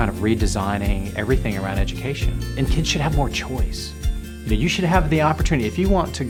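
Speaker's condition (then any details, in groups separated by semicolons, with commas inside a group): No condition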